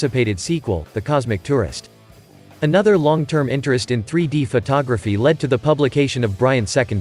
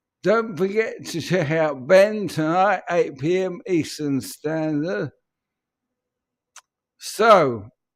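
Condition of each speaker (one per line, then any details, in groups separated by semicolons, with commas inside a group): No condition
ALS; affects emotions, speech, right hand; voice may sound peculiar, bites tongue and mouth in sleep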